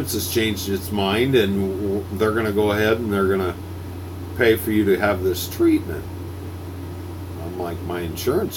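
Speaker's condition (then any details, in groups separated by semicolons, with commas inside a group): No condition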